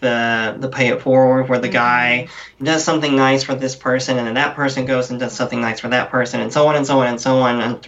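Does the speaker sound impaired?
Yes: cleft lip and palate; more nasal-sounding voice due to cleft.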